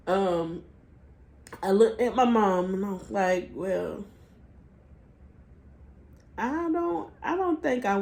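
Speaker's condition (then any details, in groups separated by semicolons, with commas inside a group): Cerebral palsy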